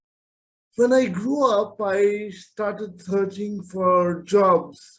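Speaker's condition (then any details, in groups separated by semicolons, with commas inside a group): Cerebral palsy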